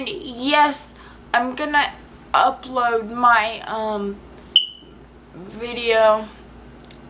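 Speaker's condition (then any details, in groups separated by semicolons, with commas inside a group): Cerebral palsy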